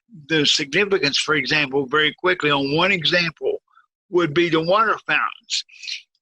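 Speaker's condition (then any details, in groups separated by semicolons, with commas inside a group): Cerebral palsy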